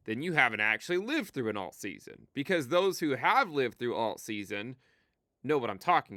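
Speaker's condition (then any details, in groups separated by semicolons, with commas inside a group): No condition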